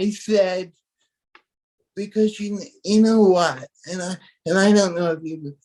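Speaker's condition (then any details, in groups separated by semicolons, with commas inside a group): Cerebral palsy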